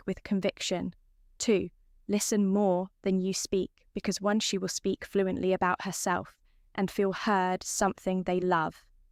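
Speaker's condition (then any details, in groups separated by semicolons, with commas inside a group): No condition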